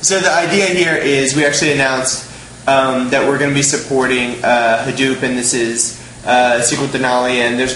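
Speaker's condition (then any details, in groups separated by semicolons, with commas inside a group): No condition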